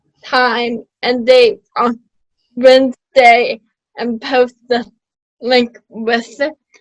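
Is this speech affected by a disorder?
Yes: cerebral palsy.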